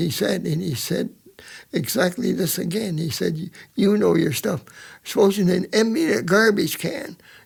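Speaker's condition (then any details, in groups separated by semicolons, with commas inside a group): Cerebral palsy; present from birth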